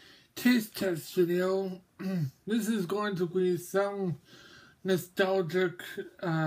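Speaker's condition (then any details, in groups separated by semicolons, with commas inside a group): Mobius syndrome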